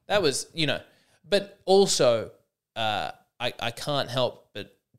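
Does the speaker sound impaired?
No.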